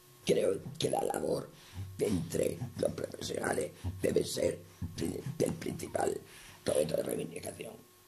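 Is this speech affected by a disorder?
Yes: total laryngectomy; laryngeal cancer.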